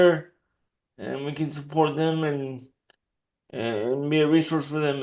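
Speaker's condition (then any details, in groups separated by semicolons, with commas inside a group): Cerebral palsy; dexterity issue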